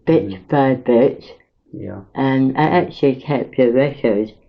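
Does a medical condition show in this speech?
Yes: mouth cancer after operations; radiotherapy damaged tongue and bone, tracheotomy.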